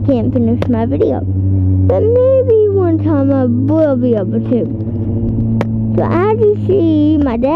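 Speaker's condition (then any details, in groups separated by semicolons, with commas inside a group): Cerebral palsy; affects legs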